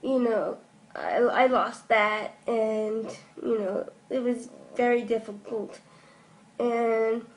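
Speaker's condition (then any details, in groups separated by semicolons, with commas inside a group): Cerebral palsy; from birth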